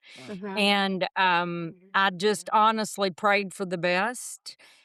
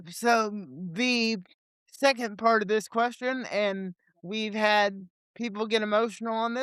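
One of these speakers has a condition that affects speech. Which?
The second: cerebral palsy; limited mobility, legs.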